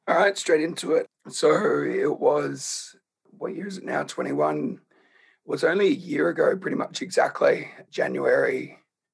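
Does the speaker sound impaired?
Yes: laryngeal cancer; croaky voice, speaks at low tone, hard to project voice.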